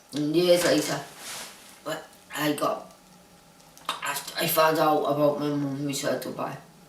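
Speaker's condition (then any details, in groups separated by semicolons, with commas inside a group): Huntington's disease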